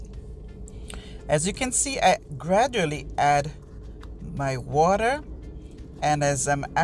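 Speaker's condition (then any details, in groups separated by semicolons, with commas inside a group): No condition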